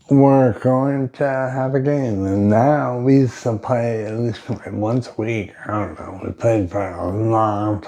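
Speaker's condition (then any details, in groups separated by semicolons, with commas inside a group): Brain injury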